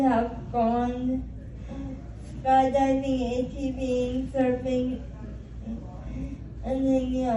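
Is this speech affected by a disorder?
Yes: cerebral palsy; spastic quadriplegia.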